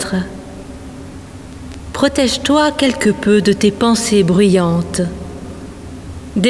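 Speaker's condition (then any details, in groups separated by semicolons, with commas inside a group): No condition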